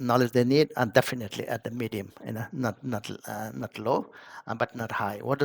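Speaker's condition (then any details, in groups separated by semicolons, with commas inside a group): No condition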